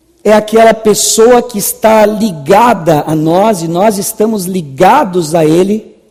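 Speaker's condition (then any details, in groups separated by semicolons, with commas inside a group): No condition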